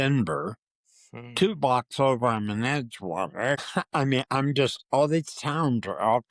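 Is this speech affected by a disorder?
Yes: Parkinson's disease.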